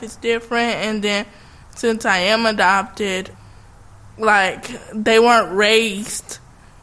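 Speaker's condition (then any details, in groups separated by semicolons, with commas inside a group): Cerebral palsy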